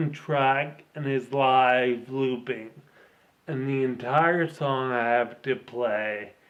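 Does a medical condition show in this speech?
Yes: ataxia; affects coordination and balance; slight slurring.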